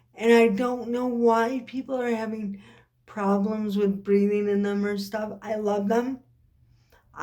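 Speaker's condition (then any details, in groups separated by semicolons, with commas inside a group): Cerebral palsy; occasional swallowing problems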